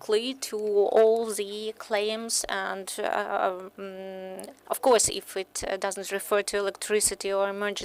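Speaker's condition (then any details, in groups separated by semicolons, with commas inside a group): No condition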